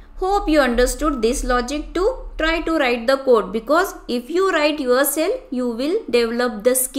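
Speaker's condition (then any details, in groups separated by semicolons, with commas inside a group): No condition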